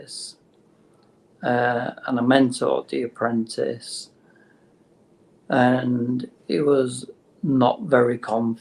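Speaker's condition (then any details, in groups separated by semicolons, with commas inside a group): Motor neurone disease; terminal, no cure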